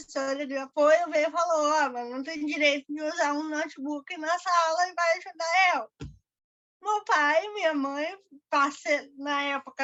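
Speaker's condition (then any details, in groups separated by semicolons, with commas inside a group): Cerebral palsy; birth brain injury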